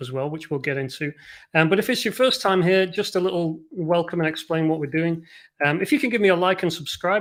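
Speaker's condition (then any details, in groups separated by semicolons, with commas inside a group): No condition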